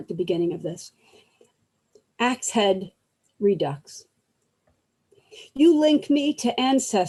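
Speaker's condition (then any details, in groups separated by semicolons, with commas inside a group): No condition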